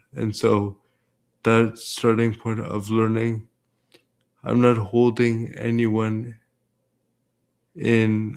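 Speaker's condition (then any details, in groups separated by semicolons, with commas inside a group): Cerebral palsy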